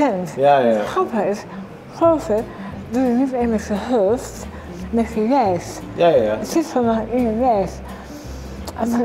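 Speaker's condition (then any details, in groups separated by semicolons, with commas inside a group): Tongue cancer; can only eat completely smooth pureed food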